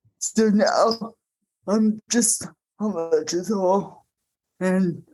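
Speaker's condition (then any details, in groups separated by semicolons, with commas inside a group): Cerebral palsy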